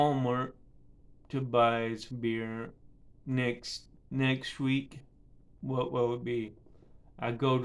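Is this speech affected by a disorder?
Yes: cerebral palsy; affects speech and balance.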